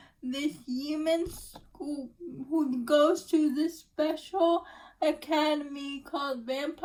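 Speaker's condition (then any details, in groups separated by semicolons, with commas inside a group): Cerebral palsy; uses wheelchair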